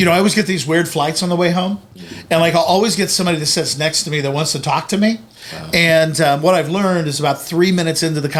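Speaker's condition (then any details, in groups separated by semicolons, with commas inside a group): No condition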